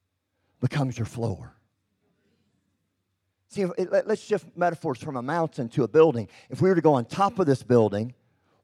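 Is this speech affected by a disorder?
Yes: cleft lip and palate; congenital.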